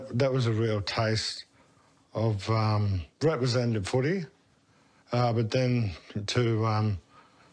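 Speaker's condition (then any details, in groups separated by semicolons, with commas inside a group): Motor neurone disease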